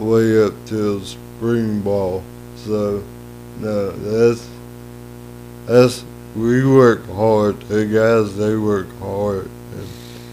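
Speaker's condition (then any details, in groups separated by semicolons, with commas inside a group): Cerebral palsy; lifelong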